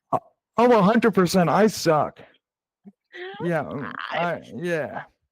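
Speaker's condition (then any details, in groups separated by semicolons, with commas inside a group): Cerebral palsy; present from birth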